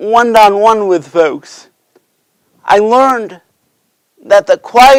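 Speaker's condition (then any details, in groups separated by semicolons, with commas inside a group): Cerebral palsy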